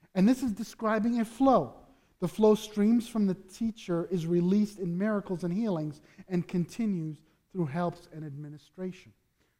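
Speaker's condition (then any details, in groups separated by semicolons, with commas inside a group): No condition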